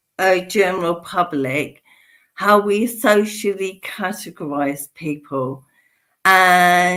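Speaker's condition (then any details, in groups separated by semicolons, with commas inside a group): Motor neurone disease; slowly progressing, still mobile, very tired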